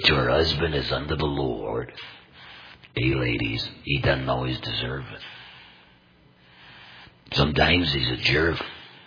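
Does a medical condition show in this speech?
Yes: total laryngectomy, complete laryngectomy, voice prosthesis; unusual tone of voice, may sound painful to listeners, no pain speaking, understandable with careful listening.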